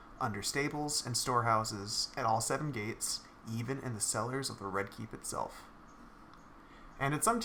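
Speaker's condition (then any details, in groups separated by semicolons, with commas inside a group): No condition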